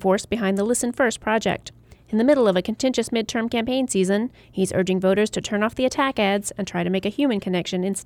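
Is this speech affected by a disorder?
No.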